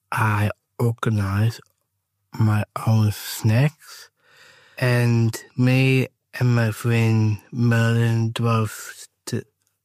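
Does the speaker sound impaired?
Yes: Down syndrome; age 21.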